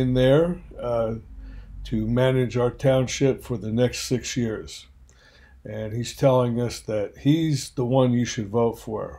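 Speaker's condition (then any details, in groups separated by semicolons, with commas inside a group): No condition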